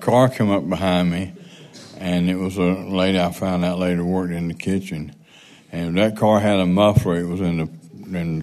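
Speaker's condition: Parkinson's

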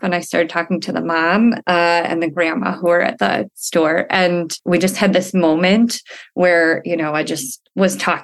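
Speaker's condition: Bilateral cleft lip and palate; congenital, cleft treatment from birth, ongoing medical treatment

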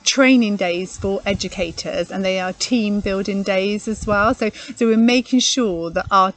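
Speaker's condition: No condition

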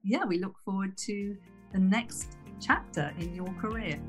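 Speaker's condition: No condition

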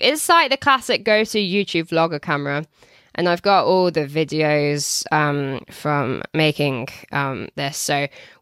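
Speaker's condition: No condition

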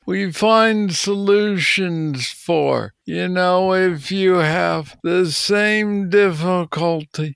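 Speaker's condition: Parkinson's disease, young onset

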